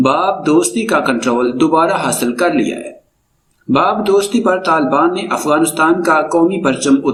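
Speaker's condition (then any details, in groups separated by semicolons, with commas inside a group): No condition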